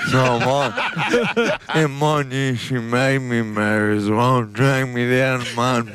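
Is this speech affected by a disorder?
Yes: motor neurone disease; sporadic motor neurone disease, deteriorating quickly; had treatment overseas, exploring TPS neuromodulation in Melbourne, twice-daily home device, nanocrystallized gold from Salt Lake.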